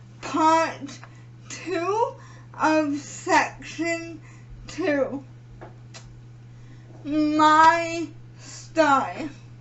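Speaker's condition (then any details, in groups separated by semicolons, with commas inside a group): Cerebral palsy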